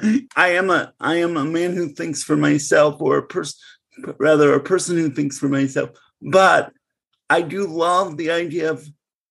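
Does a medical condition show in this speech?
Yes: cerebral palsy; Connecticut.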